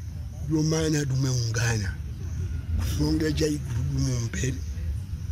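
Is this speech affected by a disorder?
Yes: cerebral palsy.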